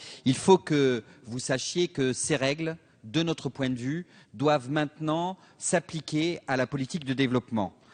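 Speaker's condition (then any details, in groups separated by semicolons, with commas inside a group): No condition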